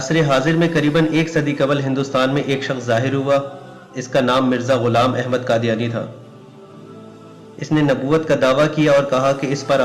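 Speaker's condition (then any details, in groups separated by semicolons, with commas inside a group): No condition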